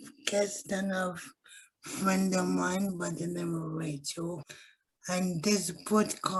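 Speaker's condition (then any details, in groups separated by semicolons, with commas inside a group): Cerebral palsy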